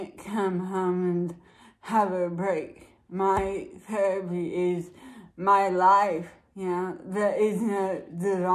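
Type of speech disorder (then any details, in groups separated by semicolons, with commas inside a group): Dysarthria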